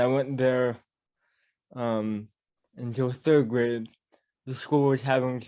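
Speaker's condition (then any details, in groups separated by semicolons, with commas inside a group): Cerebral palsy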